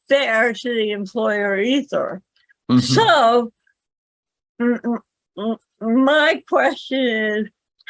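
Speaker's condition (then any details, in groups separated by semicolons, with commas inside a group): Cerebral palsy; speaks better than types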